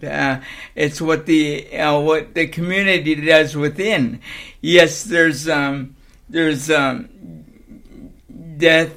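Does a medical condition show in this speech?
Yes: cerebral palsy.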